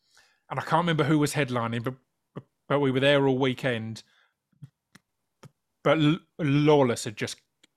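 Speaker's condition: Stammer; well controlled, hidden through years of stage performing in music; stammers on certain words, especially initial w, extra line preparation usually prevents stammering; repeated sounds, blocks

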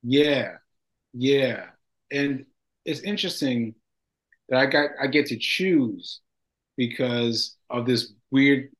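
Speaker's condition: Aphasia after stroke; word-finding difficulty, struggles recalling book title, repeats words, deliberately talks slowly, interviewer says sounds great

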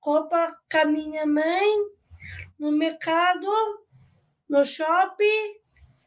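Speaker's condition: Down syndrome; congenital, present from birth, born healthy

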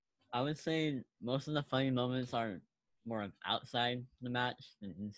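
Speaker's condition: Cleft lip; unilateral cleft lip, one side only, milder than others, 18 surgeries so far, really bad underbite

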